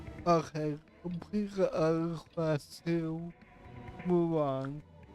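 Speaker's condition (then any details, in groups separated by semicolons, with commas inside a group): Cerebral palsy; affects voice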